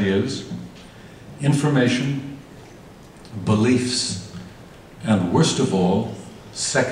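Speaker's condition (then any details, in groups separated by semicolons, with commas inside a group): No condition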